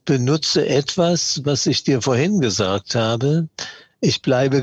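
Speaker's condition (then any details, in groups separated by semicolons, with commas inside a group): Parkinson's disease; tremor for years before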